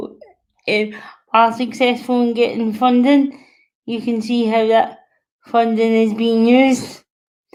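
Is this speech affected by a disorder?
Yes: cerebral palsy.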